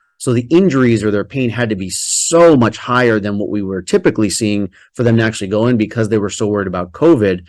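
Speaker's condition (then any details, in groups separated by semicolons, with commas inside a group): No condition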